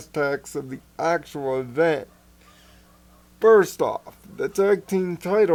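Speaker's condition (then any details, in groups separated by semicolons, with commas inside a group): Cerebral palsy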